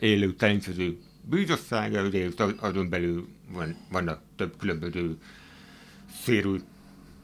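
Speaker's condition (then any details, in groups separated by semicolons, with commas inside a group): Hearing impairment; hard of hearing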